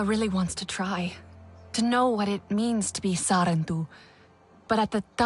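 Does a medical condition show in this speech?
No.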